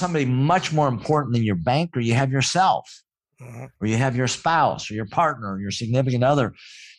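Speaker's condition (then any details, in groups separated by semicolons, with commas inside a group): Cleft palate; congenital cleft palate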